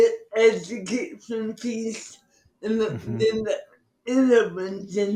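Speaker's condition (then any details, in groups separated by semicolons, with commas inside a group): Cerebral palsy; from birth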